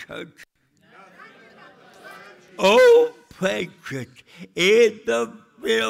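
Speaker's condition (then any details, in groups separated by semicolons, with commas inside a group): Cerebral palsy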